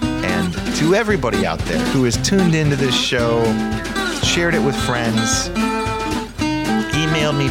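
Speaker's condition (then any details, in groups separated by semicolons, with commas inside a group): No condition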